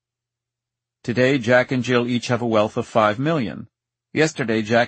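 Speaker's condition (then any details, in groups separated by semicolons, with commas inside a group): No condition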